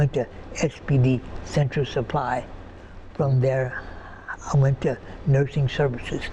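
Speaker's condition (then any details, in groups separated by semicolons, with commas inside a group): Partial right-side paralysis; right arm and leg paralyzed after fever, foot and arm operations; paralysis affected speech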